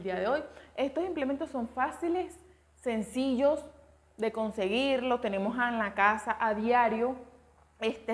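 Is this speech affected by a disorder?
No.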